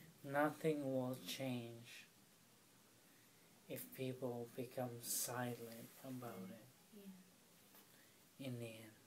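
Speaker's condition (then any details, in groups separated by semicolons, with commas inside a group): ALS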